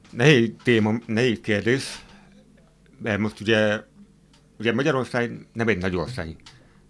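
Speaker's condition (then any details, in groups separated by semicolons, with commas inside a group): Hard of hearing; hearing aid use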